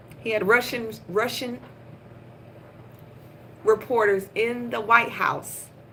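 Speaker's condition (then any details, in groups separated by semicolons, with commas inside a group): No condition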